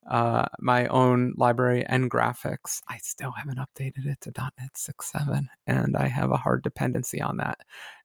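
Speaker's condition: No condition

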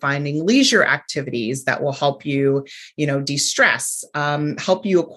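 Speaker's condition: No condition

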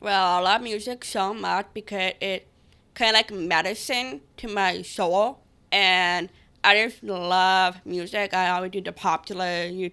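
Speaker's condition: Down syndrome; reads prepared pro-life speech aloud on podcast

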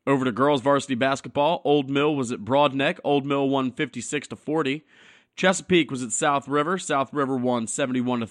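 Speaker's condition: No condition

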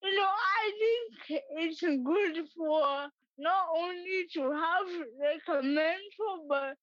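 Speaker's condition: Cerebral palsy; no longer takes medication, treated at age 8, arms opened up lately, slow typing, extra exam time

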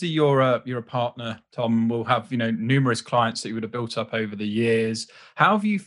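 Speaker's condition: No condition

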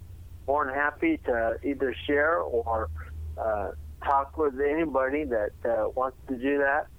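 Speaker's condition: Cerebellar ataxia; cerebellum two thirds missing on MRI

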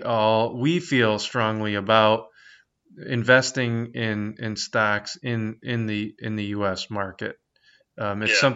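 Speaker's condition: No condition

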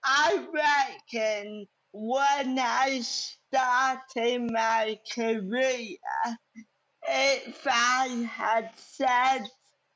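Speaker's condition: Cerebral palsy; no wheelchair use

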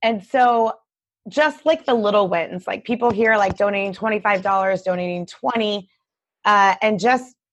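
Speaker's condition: No condition

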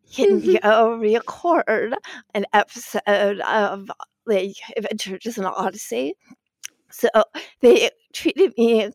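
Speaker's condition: Spasmodic dysphonia; Botox injections given up years ago, speaking without treatment

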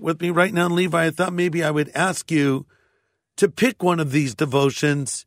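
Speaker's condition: No condition

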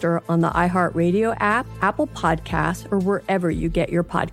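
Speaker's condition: No condition

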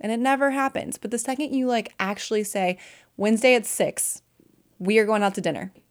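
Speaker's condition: No condition

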